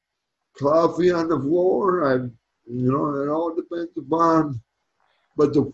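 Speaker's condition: Cerebral palsy; spastic, since birth, collapsed lung, born unconscious with cord around neck, wheelchair, strong startle reflex

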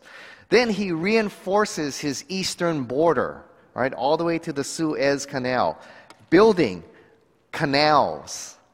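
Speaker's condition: No condition

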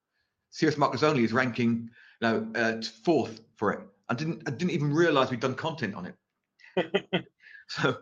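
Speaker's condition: Stutter; stutter mostly absent while live on this show; stutter mostly disappears when performing live under pressure, recorded videos need frequent cutting; repeated words, blocks

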